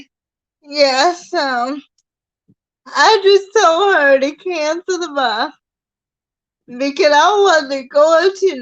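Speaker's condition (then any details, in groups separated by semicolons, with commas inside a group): Cerebral palsy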